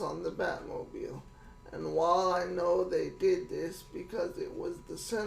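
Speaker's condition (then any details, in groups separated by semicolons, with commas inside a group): Cerebral palsy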